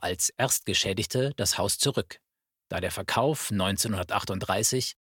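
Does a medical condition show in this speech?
No.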